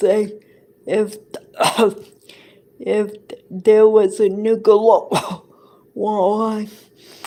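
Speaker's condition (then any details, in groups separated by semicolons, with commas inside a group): Cerebral palsy; present from birth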